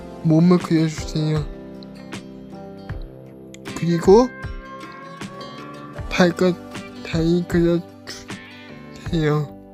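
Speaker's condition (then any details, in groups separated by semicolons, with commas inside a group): Cerebral palsy; brain lesion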